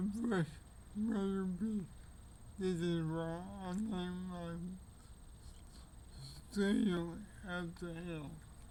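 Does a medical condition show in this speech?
Yes: cerebral palsy.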